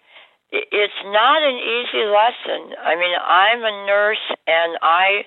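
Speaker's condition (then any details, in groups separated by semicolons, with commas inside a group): Oral cancer surgery, jaw removal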